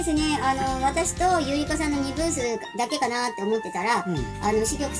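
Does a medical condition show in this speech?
No.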